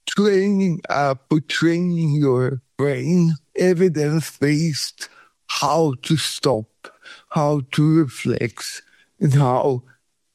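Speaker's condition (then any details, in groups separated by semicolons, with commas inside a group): Cerebral palsy; body shaking 40 years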